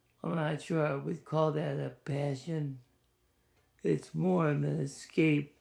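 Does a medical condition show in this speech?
Yes: ALS.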